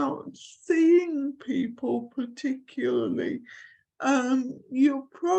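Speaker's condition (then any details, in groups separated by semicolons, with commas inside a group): Cerebral palsy; from birth, affects limbs and neck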